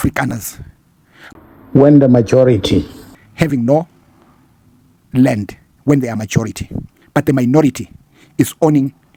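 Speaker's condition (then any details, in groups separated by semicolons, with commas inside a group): No condition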